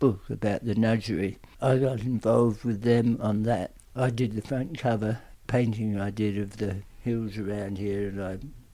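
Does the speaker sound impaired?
Yes: tongue cancer, aggressive; lasting speech and swallowing problems, still present to a certain extent.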